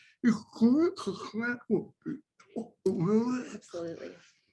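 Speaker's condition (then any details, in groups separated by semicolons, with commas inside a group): Vocal dystonia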